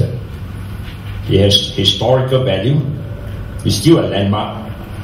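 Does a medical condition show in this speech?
No.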